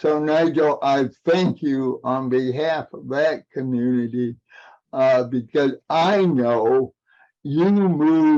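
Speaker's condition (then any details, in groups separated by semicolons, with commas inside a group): Cerebral palsy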